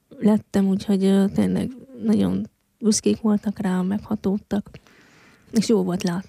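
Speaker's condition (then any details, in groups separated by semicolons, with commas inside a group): Hearing loss since infancy; congenital, found at age one, device with surgery at 2.5, eight ear operations until age ten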